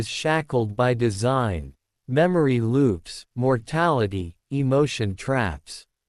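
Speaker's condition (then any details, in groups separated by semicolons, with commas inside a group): No condition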